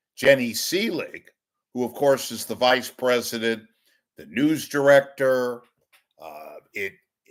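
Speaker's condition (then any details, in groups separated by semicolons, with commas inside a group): No condition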